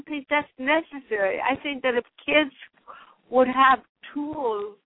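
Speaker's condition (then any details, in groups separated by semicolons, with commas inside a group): Cerebral palsy; since birth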